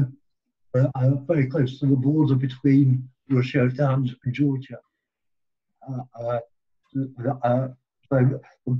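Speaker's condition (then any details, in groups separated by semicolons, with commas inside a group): Cerebral palsy; present from birth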